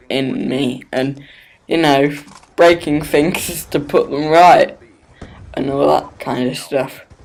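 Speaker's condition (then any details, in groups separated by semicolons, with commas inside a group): Cerebral palsy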